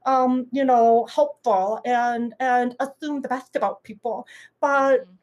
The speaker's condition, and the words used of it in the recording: Deafness. Treats me as less than because I have this accent and this hearing aid, I'm able to breathe a little bit more.